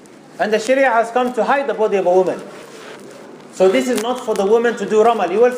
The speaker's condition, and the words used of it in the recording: No condition.